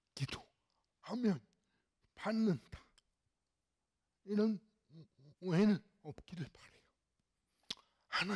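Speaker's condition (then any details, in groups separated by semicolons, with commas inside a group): Cerebral palsy; fairly severe in childhood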